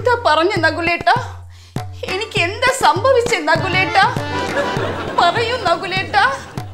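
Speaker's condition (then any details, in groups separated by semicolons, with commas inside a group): No condition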